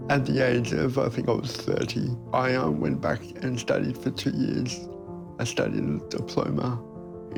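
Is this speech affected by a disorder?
Yes: cerebral palsy; no speech until age 5 or 6, insufficient breath.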